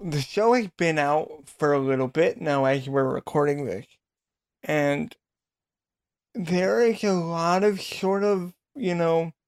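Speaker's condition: Cerebral palsy; work equipment

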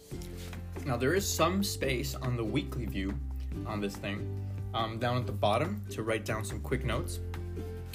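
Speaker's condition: No condition

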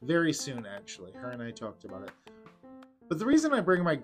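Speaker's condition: No condition

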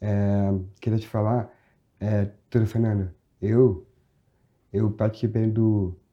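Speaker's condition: Down syndrome; trisomy 21, 47 chromosomes, present from birth, 26 years old

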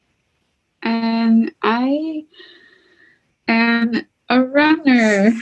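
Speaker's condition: Tracheostomy; facial disfigurement from gunshot wound in suicide attempt at 16, mask worn over 20 years; still has tracheostomy tube, makes running very difficult, once ice plug in tube mid-run

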